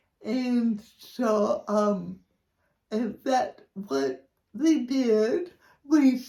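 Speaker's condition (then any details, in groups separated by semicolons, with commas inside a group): Cerebral palsy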